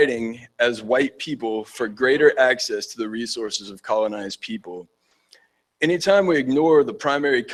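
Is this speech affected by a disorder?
No.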